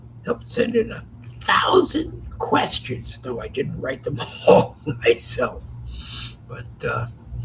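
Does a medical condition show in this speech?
Yes: lewy body dementia; Parkinson's-linked form.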